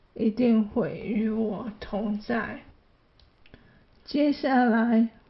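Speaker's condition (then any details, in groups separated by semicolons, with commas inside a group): ALS; adult onset, hand weakness, arm muscle atrophy, involuntary muscle twitching throughout body, progressive muscle loss; reduced stamina, needs help dressing, brushing teeth, bathing and using phone; slower speech, quieter voice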